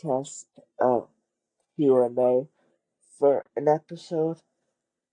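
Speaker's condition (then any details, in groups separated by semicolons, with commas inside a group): Cerebral palsy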